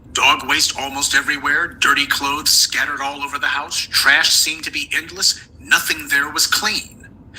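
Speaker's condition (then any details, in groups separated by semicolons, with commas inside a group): No condition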